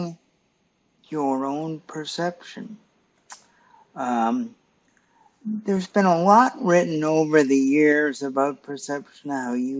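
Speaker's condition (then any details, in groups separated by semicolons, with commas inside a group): Cerebral palsy; stiff muscles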